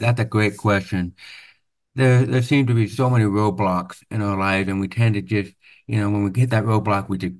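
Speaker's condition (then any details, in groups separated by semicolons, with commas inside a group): Profound hearing loss, deaf accent; noticeably different accent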